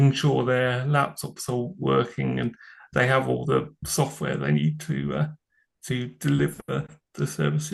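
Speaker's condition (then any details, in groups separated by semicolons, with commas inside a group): Cerebral palsy; from birth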